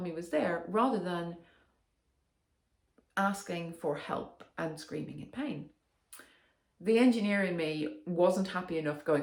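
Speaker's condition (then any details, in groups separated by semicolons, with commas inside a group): No condition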